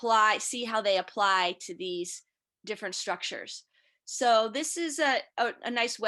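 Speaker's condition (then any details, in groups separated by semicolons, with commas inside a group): No condition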